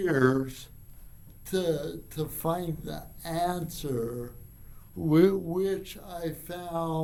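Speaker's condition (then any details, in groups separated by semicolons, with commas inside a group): Cerebral palsy; from birth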